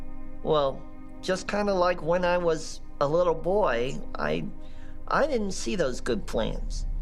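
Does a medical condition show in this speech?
Yes: bilateral cleft lip and palate; congenital.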